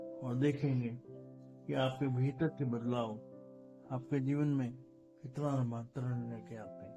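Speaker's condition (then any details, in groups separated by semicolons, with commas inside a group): Cerebral palsy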